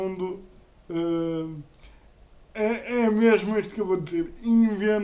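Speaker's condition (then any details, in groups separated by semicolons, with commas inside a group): Cerebral palsy; uses a wheelchair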